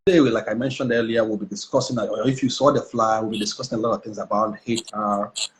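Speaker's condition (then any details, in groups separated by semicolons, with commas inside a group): No condition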